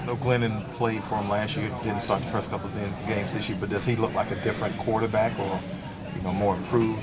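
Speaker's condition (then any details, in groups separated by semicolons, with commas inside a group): No condition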